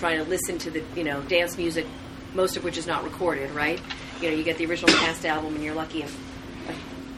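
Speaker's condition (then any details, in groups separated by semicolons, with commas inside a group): No condition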